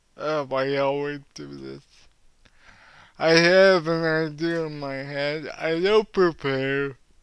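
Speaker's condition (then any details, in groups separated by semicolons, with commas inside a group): Cerebral palsy; cannot walk, uses wheelchair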